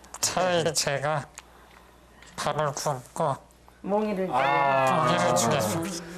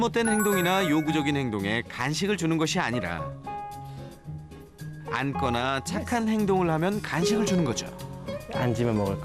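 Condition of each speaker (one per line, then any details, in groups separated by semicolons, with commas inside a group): ALS (Lou Gehrig's disease); whole-body paralysis, leg onset; 7 years since onset, bedbound, 24-hour care, intermittent respirator; breathing difficulty, eats in portions with respirator, short breath
No condition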